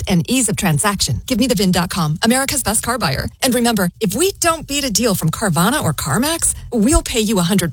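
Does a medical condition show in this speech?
No.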